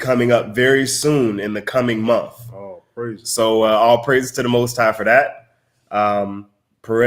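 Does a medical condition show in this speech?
No.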